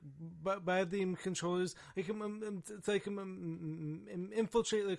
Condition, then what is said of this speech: Stuttering. So if any of you guys have any issues when it comes to my speech issues, my stammering and stuttering, you guys are going to have to deal with it because both of us are cool with that.